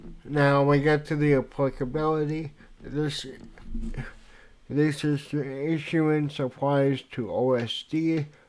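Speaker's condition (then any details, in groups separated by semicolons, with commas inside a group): Cerebral palsy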